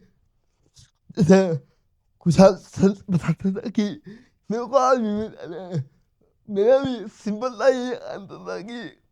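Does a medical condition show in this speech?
Yes: cerebral palsy.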